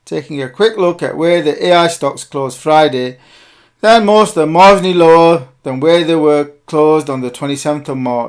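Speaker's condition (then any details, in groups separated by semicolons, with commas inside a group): No condition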